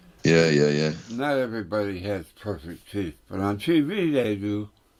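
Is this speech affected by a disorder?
Yes: tongue cancer; tongue burns when food touches it.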